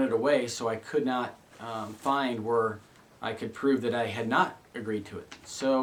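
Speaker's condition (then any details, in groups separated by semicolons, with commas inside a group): No condition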